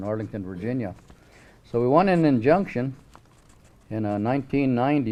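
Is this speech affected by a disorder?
No.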